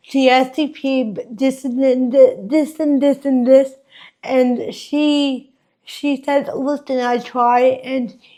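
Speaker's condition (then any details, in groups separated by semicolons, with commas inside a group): Cerebral palsy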